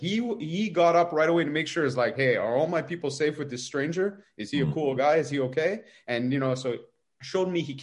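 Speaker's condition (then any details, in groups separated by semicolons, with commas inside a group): No condition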